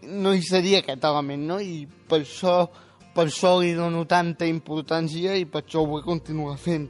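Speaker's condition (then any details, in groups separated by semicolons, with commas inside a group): Spastic quadriplegic cerebral palsy; age 18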